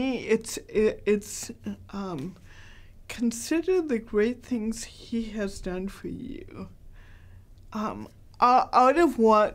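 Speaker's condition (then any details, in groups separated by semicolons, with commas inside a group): Cerebral palsy, mild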